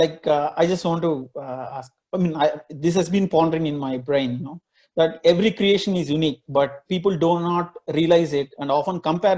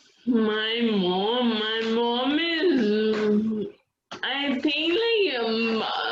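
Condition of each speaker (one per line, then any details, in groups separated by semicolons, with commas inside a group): No condition
Friedreich's ataxia; diagnosed at age 13, uses wheelchair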